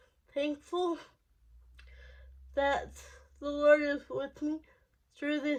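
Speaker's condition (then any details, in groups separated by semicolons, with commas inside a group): Cerebral palsy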